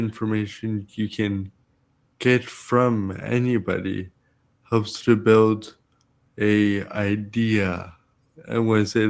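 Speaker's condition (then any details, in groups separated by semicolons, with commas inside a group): Cerebral palsy; present from birth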